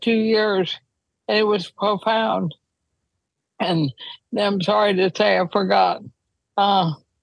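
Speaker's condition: ALS; wheelchair use when traveling

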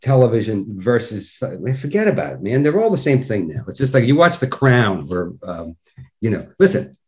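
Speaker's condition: No condition

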